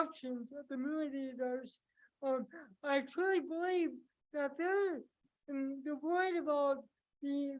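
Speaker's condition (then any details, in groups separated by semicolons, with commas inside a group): Cerebral palsy; from birth, affects movement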